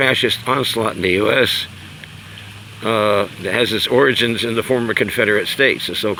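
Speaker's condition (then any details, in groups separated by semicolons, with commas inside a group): No condition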